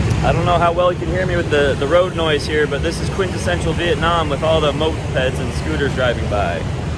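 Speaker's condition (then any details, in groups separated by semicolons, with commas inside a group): No condition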